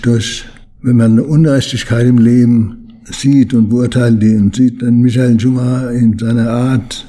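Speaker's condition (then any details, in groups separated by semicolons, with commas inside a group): Parkinson's disease; needs much training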